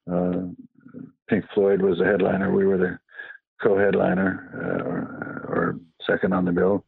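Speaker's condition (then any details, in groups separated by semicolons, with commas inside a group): Parkinson's disease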